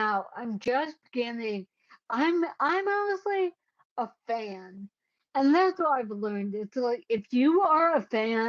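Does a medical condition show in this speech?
Yes: cerebellar ataxia.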